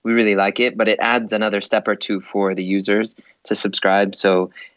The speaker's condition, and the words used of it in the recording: No condition.